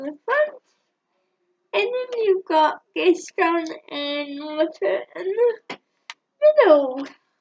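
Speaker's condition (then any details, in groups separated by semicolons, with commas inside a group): Cerebral palsy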